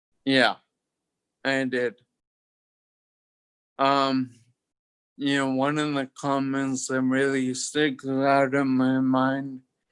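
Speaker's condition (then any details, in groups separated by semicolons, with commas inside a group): Toxic leukoencephalopathy, locked-in syndrome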